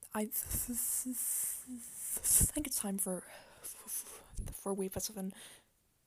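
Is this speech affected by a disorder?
Yes: speech impediment; sound repetitions on word starts, random pauses, pauses and repetitions left unedited.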